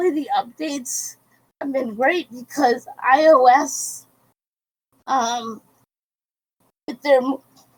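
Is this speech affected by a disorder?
Yes: cerebral palsy.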